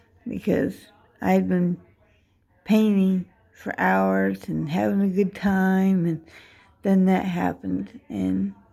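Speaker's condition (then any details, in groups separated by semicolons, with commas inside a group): Dystonia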